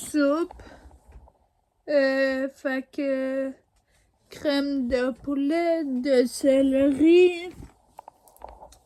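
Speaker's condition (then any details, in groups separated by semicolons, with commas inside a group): Ataxia; degenerative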